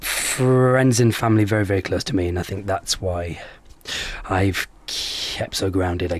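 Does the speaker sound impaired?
Yes: speech issues, stumbling; long-standing, much-publicised speech issues; constant ongoing practice on speech; speech fluctuates up and down, depends on practice, stumbles when complacent or not practising; here prolonged sounds, blocks.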